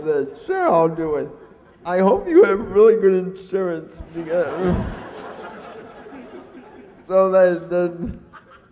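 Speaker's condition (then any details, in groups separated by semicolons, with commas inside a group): Cerebral palsy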